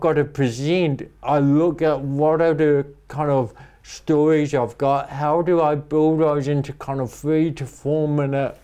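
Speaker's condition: Cerebral palsy; speech impediment, talks funny

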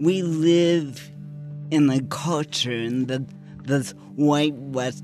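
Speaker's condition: Cerebral palsy; cerebral palsy present from birth, brain cells died at birth; speech slurred, slurring tongue, hand tremor, reduced balance and coordination, intense muscles

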